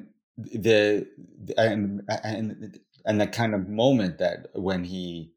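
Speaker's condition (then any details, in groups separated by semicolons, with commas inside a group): Stuttering; stuttering since childhood; stutters throughout, allows stuttering rather than trying to be fluent; repeated words, prolonged sounds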